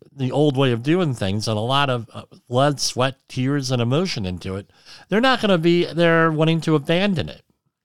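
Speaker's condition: Cleft lip and palate

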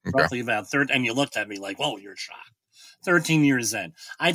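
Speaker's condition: Bilateral cleft lip and palate; congenital bilateral cleft lip and cleft palate

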